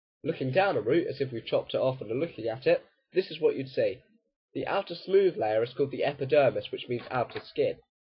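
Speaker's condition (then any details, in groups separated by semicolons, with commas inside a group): No condition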